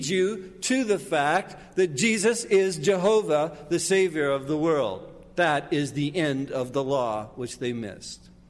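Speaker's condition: No condition

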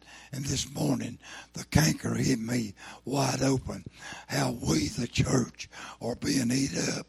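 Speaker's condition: Throat cancer, lost vocal cord; tumor grew from just over one to two inches in about two months

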